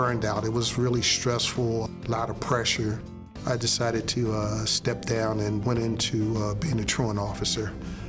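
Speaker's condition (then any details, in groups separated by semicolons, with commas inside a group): No condition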